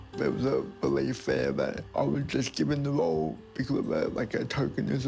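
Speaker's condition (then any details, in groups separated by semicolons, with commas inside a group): Cerebral palsy; late speech onset around age 5-6, cannot take enough breath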